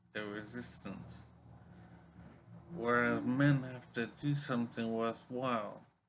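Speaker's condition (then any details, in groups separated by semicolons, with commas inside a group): Brain injury; severe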